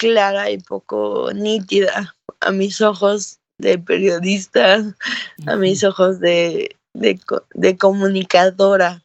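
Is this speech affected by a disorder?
Yes: cerebral palsy.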